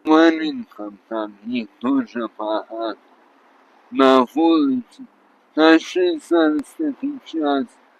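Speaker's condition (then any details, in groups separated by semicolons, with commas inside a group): Traumatic brain injury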